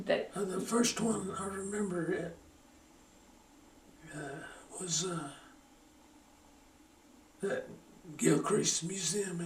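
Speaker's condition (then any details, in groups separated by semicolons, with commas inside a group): Parkinson's; slowing down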